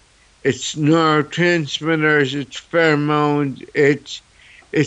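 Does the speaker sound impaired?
Yes: cerebral palsy; cerebral palsy known since childhood; others sometimes ask why speech sounds funny or different, host hears New York accent, no typical CP voice.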